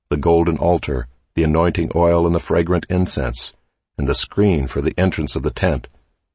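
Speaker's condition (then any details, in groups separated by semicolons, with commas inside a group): No condition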